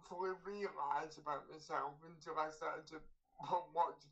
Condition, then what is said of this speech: Cerebral palsy. And basically, that's hypertonia in the sense of the more excited we are, the less sort of clear and defined our speech is.